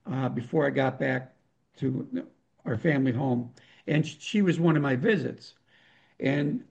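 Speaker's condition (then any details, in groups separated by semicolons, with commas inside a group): No condition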